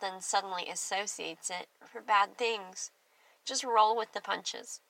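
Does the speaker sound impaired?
Yes: cleft lip and palate; clear speech.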